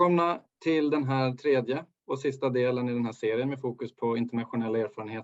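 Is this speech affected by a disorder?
No.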